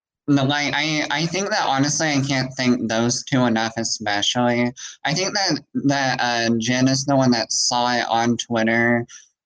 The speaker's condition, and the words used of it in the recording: Cleft palate. It made my voice pretty nasally, and sometimes, like, it makes it have more of,